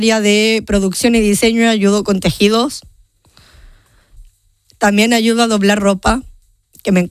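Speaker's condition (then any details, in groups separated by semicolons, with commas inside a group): Down syndrome; genetic, from birth; age 30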